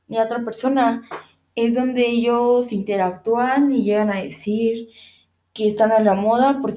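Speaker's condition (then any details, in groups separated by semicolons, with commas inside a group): No condition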